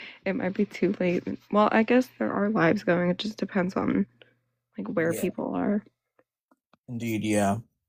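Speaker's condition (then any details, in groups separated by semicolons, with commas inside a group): No condition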